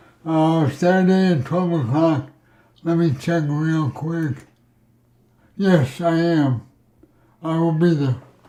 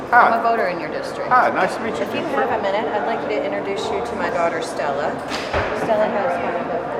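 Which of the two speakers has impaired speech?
The first: cerebral palsy.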